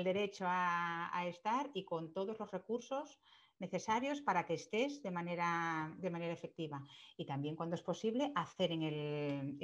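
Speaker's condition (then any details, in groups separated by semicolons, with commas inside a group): No condition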